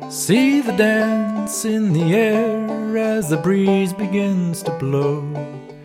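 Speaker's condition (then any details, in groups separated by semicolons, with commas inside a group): No condition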